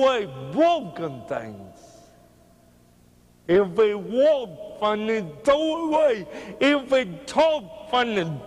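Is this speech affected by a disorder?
Yes: cerebral palsy; speech hard to understand.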